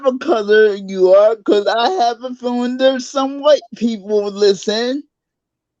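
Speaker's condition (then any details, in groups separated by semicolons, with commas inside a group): Cerebral palsy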